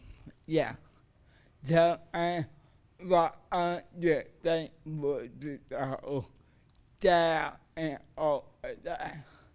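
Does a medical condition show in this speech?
Yes: cerebral palsy.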